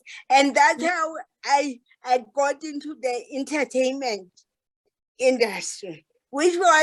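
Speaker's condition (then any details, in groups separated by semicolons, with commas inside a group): Cerebral palsy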